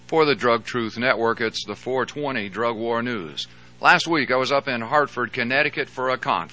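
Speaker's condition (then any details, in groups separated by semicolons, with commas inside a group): No condition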